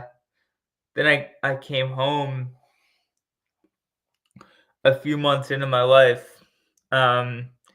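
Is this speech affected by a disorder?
Yes: cerebral palsy.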